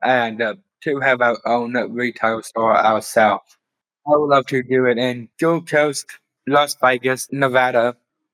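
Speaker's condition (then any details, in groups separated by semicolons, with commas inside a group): Down syndrome; later diagnosed with autism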